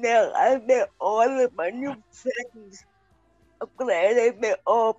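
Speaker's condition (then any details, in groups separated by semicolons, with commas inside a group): Cerebral palsy; age 61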